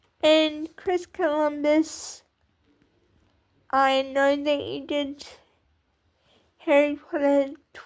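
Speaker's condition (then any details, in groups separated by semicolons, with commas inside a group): Cerebral palsy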